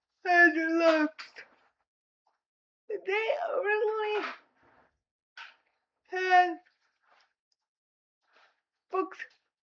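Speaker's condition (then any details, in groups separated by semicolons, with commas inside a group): Cerebral palsy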